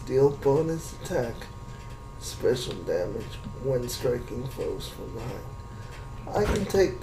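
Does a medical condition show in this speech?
Yes: cerebral palsy.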